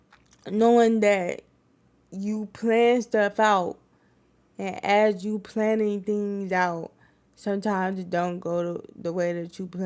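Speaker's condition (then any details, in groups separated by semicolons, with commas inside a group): Cerebral palsy; wheelchair user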